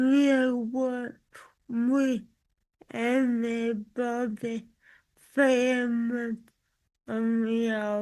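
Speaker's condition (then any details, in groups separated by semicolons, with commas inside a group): Cerebral palsy; from birth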